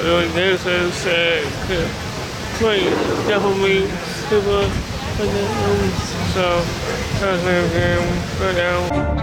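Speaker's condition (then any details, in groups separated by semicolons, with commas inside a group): Cerebral palsy; body affected; speech disability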